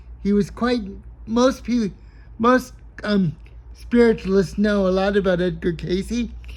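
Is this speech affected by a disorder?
Yes: cerebral palsy.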